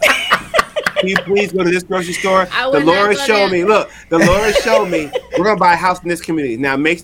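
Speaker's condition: No condition

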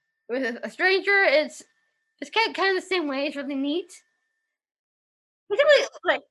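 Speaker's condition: Down syndrome; developmental disability

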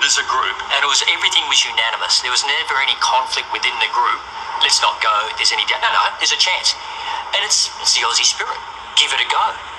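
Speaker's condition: No condition

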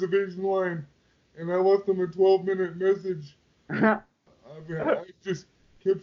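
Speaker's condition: Quadriplegic cerebral palsy; most of body affected, wheelchair user, needs help holding mic and adjusting position on stage; raising funds for ramp system to access inaccessible stages

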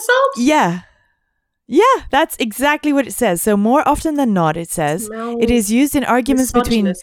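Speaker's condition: No condition

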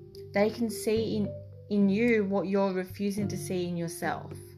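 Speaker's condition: No condition

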